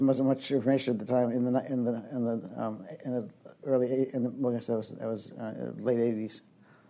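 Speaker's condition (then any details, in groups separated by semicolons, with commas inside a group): Young onset Parkinson's disease; frequent word and phrase repetitions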